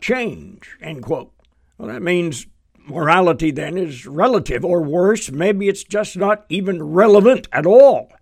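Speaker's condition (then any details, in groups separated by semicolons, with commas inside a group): No condition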